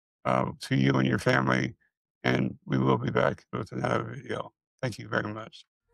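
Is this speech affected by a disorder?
Yes: multiple system atrophy.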